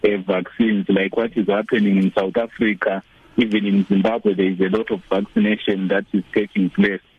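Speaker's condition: No condition

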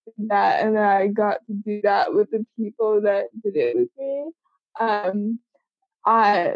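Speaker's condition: Cerebral palsy; congenital, from birth, age 25

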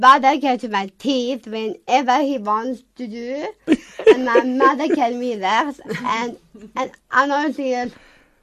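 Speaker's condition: Down syndrome; from birth, confirmed 3 days after birth, heart hole closed spontaneously at age 2; speaks a lot slower, learns and moves slower

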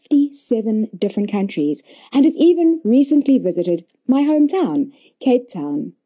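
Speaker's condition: No condition

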